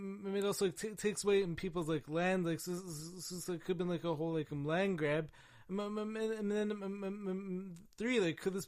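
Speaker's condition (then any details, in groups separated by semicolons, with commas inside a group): Stammering and stuttering; acquired, neurological damage from severe pneumonia, 21 antibiotics, steroids, intubation, ventilator, induced coma, stutter began later; minimal editing leaves speech issues on display; repeated sounds, prolonged sounds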